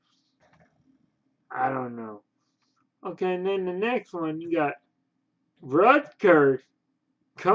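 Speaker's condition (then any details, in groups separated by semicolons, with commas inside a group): Cerebral palsy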